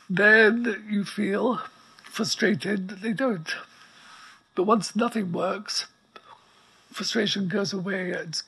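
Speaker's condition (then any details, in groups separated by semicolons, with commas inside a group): ALS; voice very weak, needs amplifier, breathing apparatus audible in background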